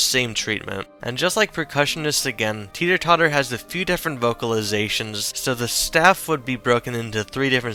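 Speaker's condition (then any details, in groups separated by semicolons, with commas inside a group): No condition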